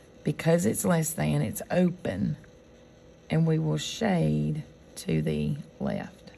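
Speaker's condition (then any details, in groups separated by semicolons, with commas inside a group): No condition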